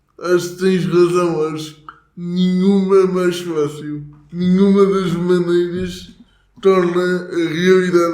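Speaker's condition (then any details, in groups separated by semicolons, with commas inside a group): Cerebral palsy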